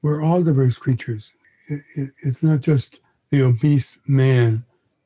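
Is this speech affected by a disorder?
Yes: Parkinson's disease; onset around age 81, first noticed sign frozen mask-like face, diagnosed by neurologist, progressive.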